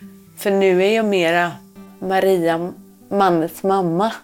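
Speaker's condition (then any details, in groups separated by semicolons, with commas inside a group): Cerebral palsy; cerebral palsy from birth asphyxia, umbilical cord around neck, born without heartbeat, resuscitated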